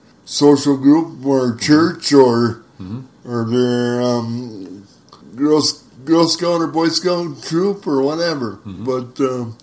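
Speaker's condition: Spastic cerebral palsy; present from birth, uses wheelchair, tight joints and legs, startles at loud noises, missed school year for surgery; worries about stuttering on some words, had speech therapy in school

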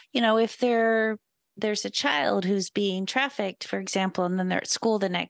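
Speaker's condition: No condition

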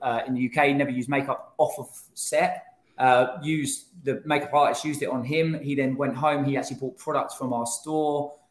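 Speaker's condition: No condition

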